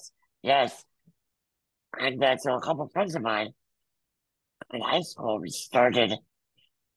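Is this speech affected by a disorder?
Yes: muscular dystrophy; congenital, wheelchair user, back surgery at 14 followed by near-fatal pneumonia.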